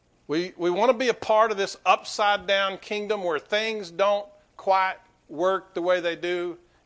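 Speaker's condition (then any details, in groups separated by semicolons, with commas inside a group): No condition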